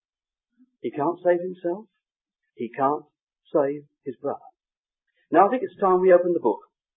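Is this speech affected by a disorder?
No.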